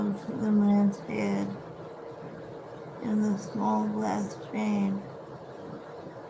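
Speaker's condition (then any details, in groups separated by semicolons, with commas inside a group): Cerebral palsy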